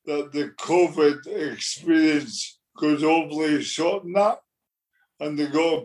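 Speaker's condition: Motor neurone disease; progressive

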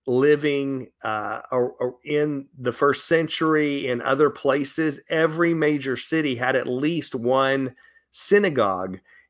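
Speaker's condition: No condition

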